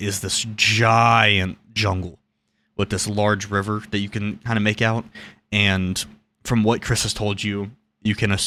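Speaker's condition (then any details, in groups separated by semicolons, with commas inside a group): No condition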